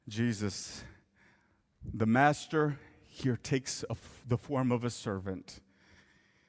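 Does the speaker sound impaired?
No.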